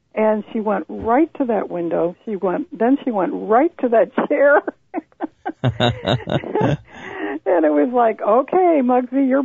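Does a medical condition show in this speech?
No.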